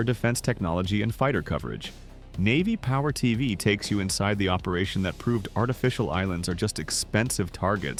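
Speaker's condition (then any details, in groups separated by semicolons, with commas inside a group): No condition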